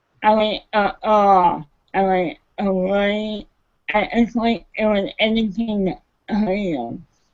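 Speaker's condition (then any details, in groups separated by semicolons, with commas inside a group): Cerebral palsy; taking medication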